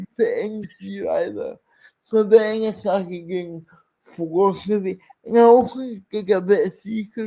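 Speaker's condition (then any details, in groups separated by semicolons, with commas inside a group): Cerebral palsy; speech impairment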